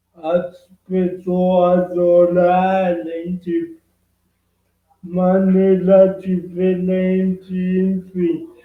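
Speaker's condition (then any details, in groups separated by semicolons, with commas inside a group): Cerebral palsy; present from birth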